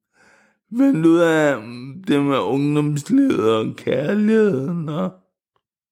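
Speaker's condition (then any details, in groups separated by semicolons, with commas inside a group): Cerebral palsy; wheelchair user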